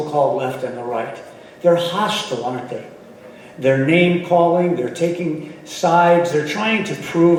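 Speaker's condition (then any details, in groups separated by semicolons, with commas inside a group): No condition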